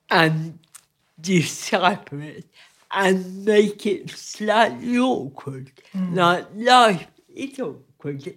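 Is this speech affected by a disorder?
Yes: cerebral palsy; cerebral palsy from birth.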